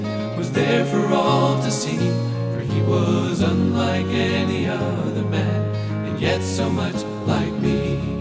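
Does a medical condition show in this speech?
No.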